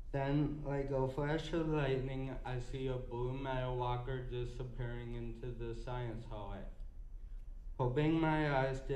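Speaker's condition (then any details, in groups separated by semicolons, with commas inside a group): Cerebral palsy; physical therapy since infancy, doubled sessions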